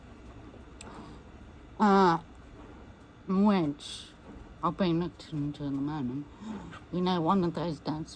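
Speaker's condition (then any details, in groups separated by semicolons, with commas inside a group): MND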